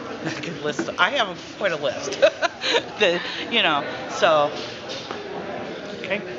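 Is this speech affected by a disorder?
No.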